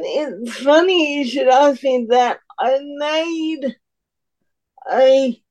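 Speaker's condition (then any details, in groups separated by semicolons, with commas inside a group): Cerebral palsy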